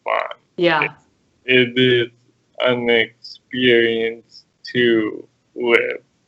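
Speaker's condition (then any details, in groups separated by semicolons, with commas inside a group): Cerebral palsy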